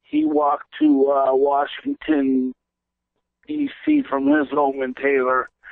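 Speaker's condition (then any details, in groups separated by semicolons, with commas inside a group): Cerebral palsy; present since birth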